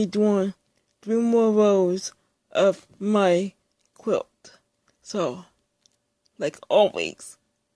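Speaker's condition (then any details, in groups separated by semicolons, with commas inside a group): Speech impairment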